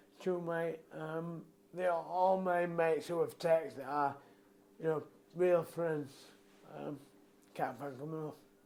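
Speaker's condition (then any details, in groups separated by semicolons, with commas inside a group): Motor neurone disease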